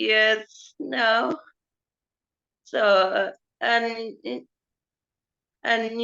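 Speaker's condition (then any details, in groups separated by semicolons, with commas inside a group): Cerebral palsy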